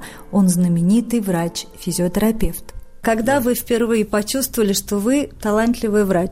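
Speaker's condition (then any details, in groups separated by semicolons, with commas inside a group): No condition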